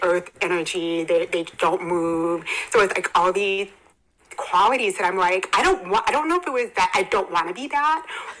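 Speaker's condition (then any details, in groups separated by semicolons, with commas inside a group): Hearing impairment; bilateral cochlear implants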